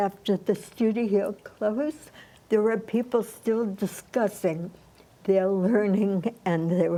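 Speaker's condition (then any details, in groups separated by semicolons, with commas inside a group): Essential tremor; voice tremor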